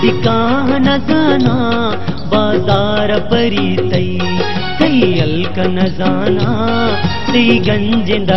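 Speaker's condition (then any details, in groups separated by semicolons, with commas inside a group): No condition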